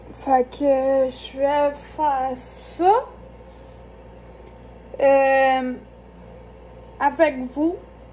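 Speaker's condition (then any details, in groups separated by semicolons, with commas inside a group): Ataxia; degenerative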